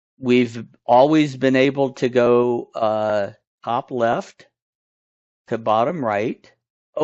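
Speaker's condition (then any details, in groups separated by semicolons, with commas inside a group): No condition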